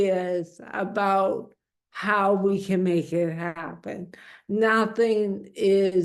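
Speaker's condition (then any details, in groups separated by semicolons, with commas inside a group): Amyotrophic lateral sclerosis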